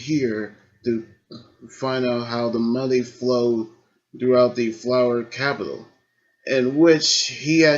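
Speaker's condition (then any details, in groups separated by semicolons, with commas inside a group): No condition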